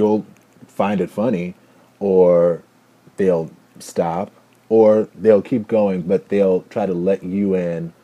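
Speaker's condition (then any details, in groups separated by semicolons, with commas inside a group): No condition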